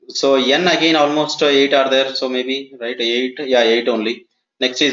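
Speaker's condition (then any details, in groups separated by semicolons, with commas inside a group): No condition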